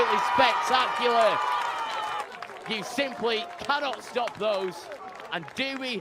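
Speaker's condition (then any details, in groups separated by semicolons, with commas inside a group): No condition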